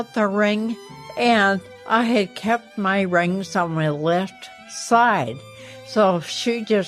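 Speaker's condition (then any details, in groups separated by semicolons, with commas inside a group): Ataxia; progressive, affects motor skills and voice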